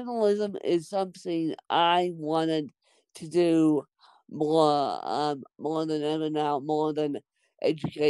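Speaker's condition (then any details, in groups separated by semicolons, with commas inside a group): Cerebral palsy, mixed, moderate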